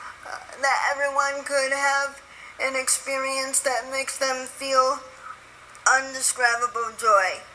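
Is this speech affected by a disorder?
Yes: spastic quadriplegic cerebral palsy.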